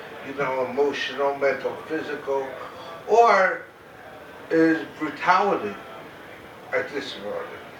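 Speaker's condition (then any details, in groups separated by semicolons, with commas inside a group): Cerebral palsy; very mild form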